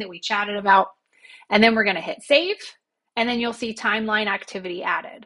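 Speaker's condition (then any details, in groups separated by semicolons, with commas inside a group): No condition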